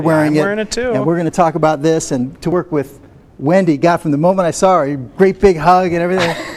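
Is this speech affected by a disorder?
No.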